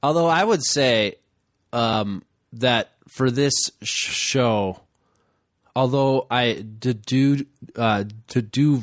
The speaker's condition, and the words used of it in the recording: Stuttering. I just want to talk and stutter authentically.